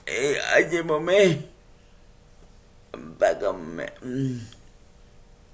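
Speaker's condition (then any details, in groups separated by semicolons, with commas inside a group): Cerebral palsy; from birth, wheelchair; speech affected by condition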